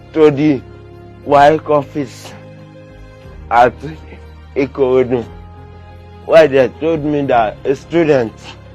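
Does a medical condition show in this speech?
Yes: cerebral palsy.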